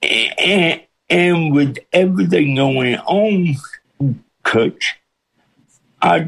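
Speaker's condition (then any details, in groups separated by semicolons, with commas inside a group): Cerebral palsy with speech impediment; John Hayes feared nobody could understand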